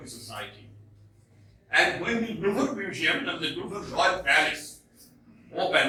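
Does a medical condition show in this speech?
No.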